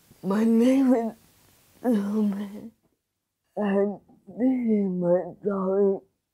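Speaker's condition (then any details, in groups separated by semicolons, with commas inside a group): Cerebral palsy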